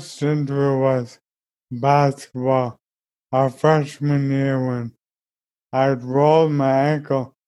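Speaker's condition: ALS; toileting help

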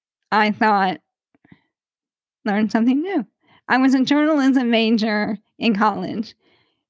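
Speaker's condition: ALS; 16 years since diagnosis

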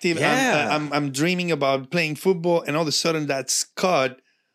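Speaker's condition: No condition

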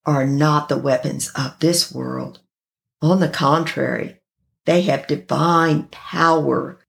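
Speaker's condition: No condition

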